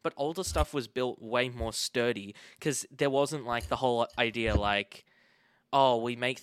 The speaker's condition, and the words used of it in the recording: None; typical speech.